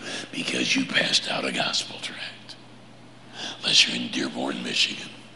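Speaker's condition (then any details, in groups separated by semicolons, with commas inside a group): Laryngeal cancer; no spread on MRI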